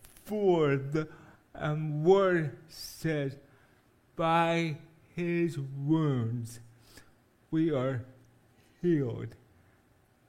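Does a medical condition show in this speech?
Yes: cerebral palsy; speech impediment, needs careful enunciation for voice recognition, jokingly calls Siri speech therapist.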